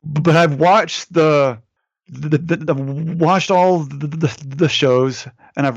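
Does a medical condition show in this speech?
Yes: stuttering; lifelong stutter, never goes away, Toastmasters member for a while practicing public speaking; ongoing stutter, constant struggle, asks others not to finish words; sometimes quieted through focus, phone calls a struggle; here repeated words, prolonged sounds.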